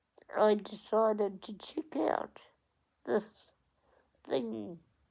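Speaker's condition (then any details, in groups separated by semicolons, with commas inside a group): Cerebral palsy; onset at 8 days old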